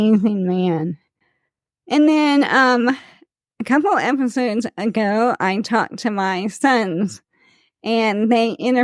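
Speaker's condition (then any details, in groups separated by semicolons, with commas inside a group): ALS; speech slightly slurred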